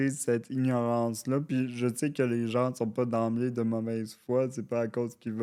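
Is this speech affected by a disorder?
Yes: cerebral palsy.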